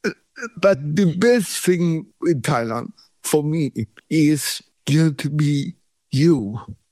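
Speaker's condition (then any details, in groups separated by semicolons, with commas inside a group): Cerebral palsy; cramp and pain free in Thailand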